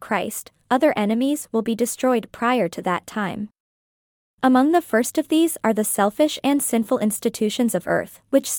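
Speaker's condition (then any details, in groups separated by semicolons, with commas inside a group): No condition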